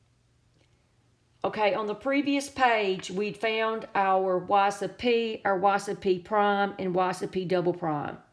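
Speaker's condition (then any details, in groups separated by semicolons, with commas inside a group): No condition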